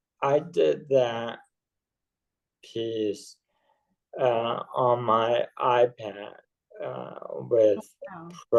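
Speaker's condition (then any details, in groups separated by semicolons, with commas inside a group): ALS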